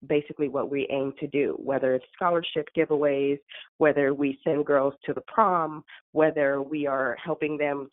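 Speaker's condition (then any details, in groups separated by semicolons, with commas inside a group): No condition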